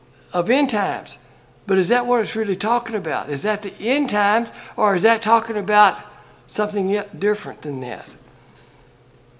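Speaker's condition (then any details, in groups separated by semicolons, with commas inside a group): No condition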